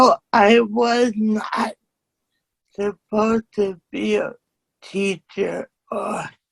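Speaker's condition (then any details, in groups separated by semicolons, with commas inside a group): Cerebral palsy; one hand more affected; slight speech impediment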